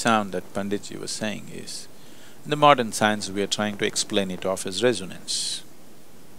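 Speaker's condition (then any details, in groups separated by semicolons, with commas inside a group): No condition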